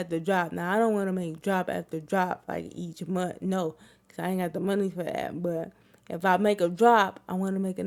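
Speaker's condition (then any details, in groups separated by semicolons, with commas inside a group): Cerebral palsy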